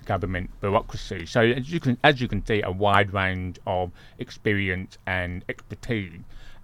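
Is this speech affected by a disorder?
Yes: deafness; congenital deafness, born deaf.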